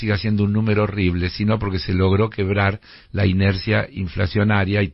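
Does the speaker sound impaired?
No.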